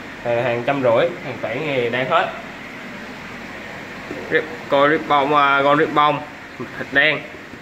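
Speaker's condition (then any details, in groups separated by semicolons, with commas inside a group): No condition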